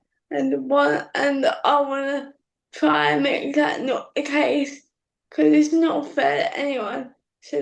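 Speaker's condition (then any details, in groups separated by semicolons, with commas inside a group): Cerebral palsy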